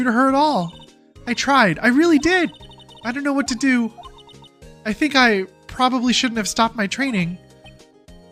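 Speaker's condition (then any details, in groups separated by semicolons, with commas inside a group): No condition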